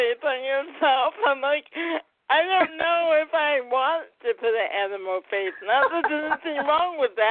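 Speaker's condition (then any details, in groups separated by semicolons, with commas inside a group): Cerebral palsy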